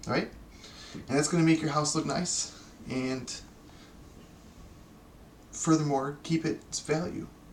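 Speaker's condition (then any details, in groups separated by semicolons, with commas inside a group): No condition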